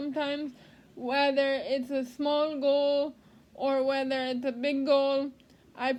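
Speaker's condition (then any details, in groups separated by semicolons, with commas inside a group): Cerebral palsy; speech therapy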